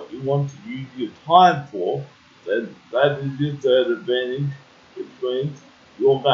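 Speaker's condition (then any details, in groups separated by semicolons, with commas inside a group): Cerebral palsy; uses wheelchair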